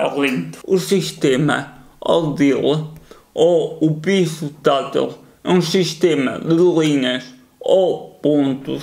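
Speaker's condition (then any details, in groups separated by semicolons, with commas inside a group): Cerebral palsy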